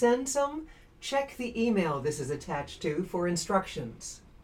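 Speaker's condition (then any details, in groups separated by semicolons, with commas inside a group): No condition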